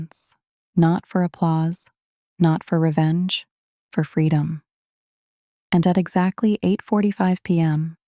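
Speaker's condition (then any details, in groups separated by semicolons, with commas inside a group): No condition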